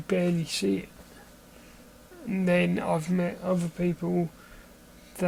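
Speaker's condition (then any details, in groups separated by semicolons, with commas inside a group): Cerebral palsy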